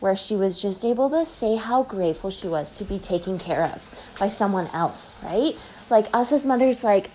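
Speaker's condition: No condition

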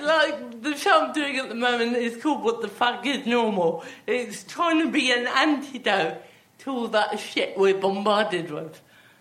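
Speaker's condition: Athetoid cerebral palsy

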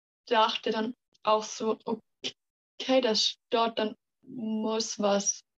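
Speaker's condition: Stuttering; stuttering since kindergarten age, many logopedists and speech therapists, stuttering therapy groups with other stutterers; part-word and word repetitions, we wegzulaufen; repeated sounds, blocks

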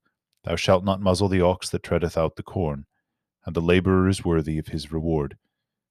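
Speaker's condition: No condition

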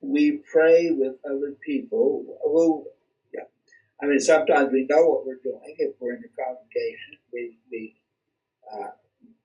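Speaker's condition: Cerebral palsy; speech not affected

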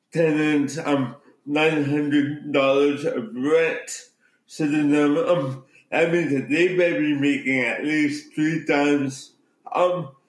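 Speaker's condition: Cerebral palsy

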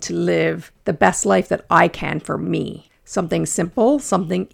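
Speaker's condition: No condition

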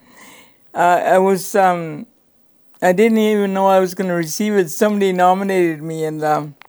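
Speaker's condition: Cerebral palsy; cerebral palsy present from birth

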